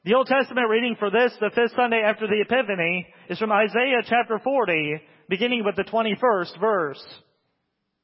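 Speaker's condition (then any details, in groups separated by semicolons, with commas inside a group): No condition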